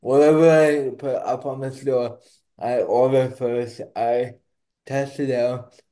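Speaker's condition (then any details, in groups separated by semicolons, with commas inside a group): Cerebral palsy; not slurred, per host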